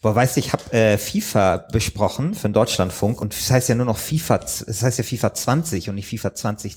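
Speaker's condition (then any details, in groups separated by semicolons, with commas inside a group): No condition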